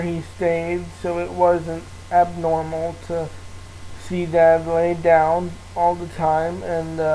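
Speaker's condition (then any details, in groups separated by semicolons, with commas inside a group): Cerebral palsy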